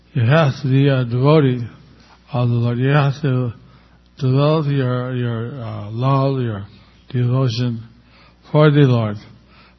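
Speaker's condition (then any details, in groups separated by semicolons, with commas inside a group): Stroke with facial paralysis; one side of face a little paralyzed; speaks a little slowly because of facial paralysis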